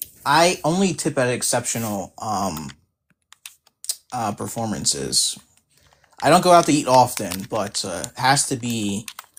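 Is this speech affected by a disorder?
No.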